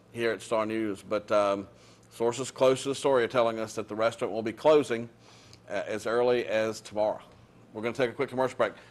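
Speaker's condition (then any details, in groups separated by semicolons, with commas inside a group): No condition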